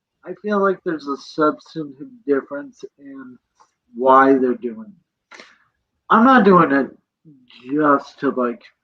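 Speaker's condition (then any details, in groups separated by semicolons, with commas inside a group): Cerebral palsy; present from birth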